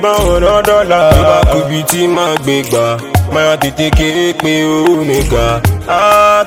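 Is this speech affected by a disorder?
No.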